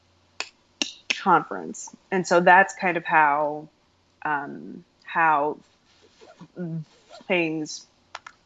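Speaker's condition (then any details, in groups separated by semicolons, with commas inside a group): Stuttering; stuttering since around age 3, past speech therapy, largely stopped talking for about 5 years; still stutters, including when saying own name; formerly hid stuttering by switching words, deep breaths, fillers like ums and ahs, avoided talking; repeated words, blocks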